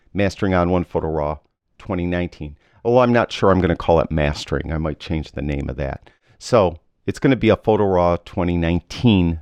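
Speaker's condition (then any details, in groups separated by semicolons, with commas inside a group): No condition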